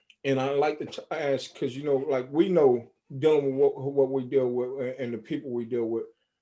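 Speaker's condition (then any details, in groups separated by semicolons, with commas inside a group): No condition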